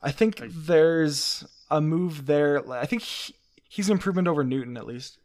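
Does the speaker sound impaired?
Yes: stutter; genuine stutter, stutters more when hosting, long blocks, word and part-word repetitions; here repeated words, prolonged sounds.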